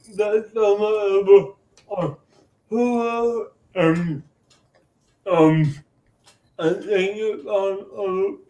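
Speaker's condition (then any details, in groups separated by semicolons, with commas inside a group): Cerebral palsy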